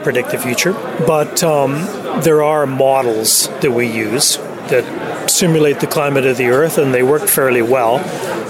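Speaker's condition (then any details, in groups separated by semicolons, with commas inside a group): No condition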